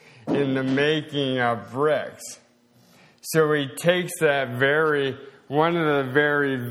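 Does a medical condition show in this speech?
Yes: slowed speech, swallowing problems; speech and swallowing affected.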